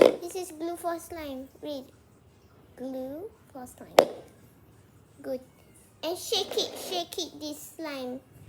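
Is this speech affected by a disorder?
No.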